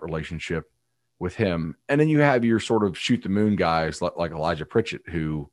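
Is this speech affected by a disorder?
No.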